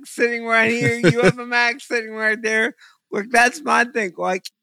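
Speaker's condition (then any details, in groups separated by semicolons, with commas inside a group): Cerebral palsy; visual focusing difficulty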